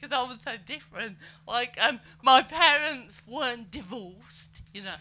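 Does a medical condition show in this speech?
Yes: cerebral palsy; slow walking, poor handwriting; slow to reach stage, sits on plinth on stage; able to speak and move.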